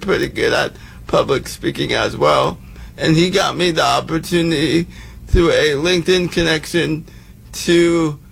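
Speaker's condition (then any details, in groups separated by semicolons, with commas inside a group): Cerebral palsy; public speaking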